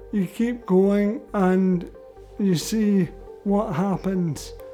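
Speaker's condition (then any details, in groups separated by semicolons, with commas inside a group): Motor neurone disease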